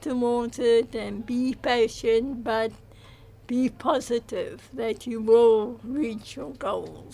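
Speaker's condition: Cerebral palsy; others asked if drunk or why speech sounded funny

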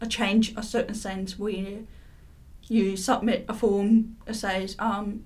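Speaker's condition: Profound deafness

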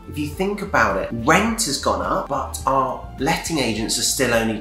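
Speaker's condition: No condition

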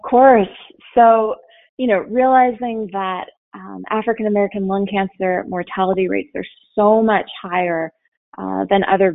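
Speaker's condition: No condition

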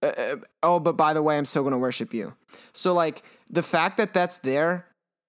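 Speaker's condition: No condition

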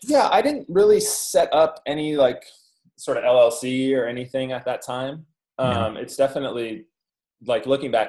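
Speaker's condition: No condition

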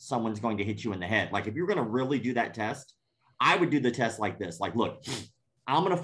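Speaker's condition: Cleft palate; congenital cleft palate

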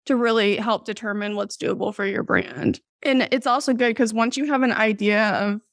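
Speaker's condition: No condition

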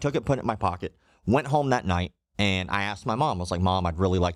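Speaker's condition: Cleft lip and palate

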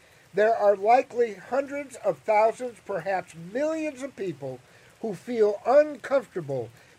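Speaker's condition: No condition

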